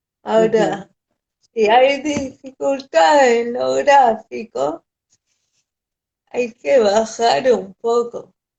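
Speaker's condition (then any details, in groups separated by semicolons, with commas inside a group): Cerebral palsy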